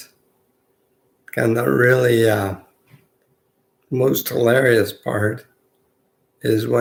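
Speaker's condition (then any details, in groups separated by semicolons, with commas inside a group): Multiple sclerosis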